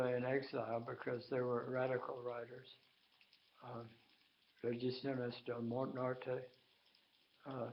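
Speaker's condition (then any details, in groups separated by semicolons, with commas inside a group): Tongue cancer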